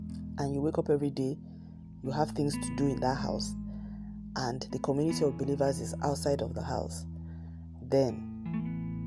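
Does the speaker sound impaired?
No.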